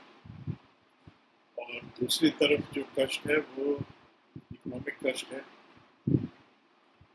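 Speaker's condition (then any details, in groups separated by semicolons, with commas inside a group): No condition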